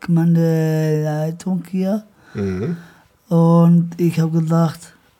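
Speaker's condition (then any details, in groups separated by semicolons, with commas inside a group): Down syndrome; present from birth, trisomy 21, operated right after birth in Hannover, earlier wore corset 23 hours a day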